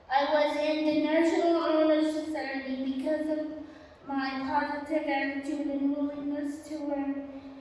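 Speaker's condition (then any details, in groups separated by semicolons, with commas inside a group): Spastic quadriplegic cerebral palsy; spastic quadriplegic, affects balance, all limbs, coordination; diagnosed at 15 months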